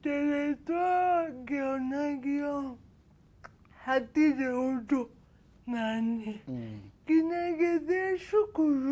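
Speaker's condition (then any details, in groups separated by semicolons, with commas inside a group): Cerebral palsy; speaks slowly, speaking effortful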